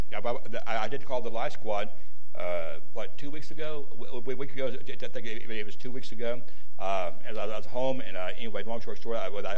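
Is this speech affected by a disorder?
Yes: stuttering; stutter as usual way of talking, recent neck surgery; worse when unwell, mistaken for stroke by Life Squad paramedics; here repeated sounds, repeated words.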